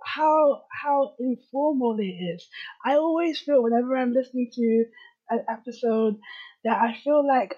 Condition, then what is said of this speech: Stuttering. You mentioned about bouncing in words or letters or something like that.